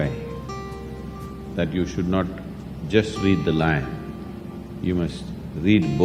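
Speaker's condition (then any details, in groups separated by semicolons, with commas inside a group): No condition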